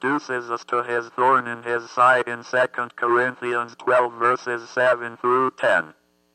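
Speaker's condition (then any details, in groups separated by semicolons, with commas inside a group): Athetoid cerebral palsy; motor brain injury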